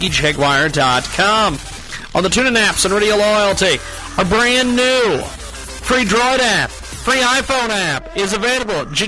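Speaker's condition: No condition

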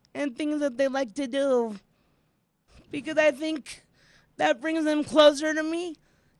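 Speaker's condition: Cerebral palsy; very stiff, can hardly move fingers and hands unaided, friend helps write poems every Wednesday; deep voice

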